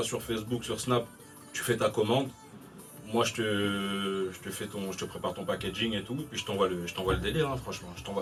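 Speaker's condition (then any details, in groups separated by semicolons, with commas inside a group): No condition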